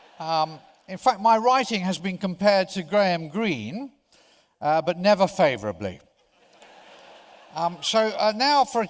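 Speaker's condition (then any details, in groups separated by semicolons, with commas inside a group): No condition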